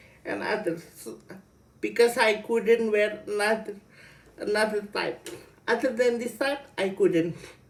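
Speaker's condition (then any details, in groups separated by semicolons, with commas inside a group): Cerebral palsy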